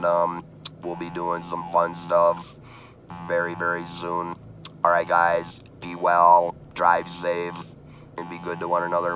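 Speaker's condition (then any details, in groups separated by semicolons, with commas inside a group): Laryngectomy after laryngeal cancer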